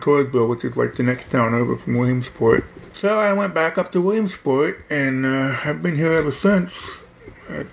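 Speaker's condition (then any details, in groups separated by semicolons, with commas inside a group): Hearing loss; right ear cochlear implant at Johns Hopkins Baltimore, barely any prior right-ear hearing, quad cane 8 years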